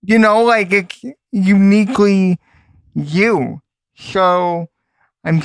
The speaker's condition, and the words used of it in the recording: Cerebral palsy. Vocal ability might be a little different, but there are very